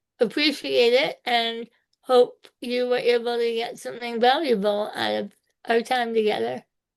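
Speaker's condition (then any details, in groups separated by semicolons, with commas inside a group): Spinal muscular atrophy type two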